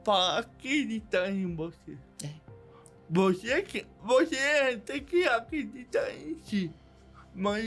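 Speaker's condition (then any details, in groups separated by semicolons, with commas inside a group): Cerebral palsy; diagnosed in childhood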